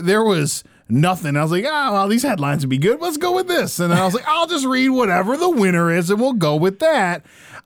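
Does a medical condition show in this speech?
No.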